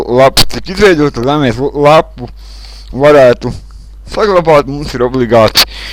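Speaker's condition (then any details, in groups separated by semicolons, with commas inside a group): Cerebral palsy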